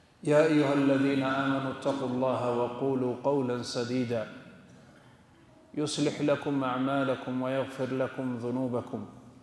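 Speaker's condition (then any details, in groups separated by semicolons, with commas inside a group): No condition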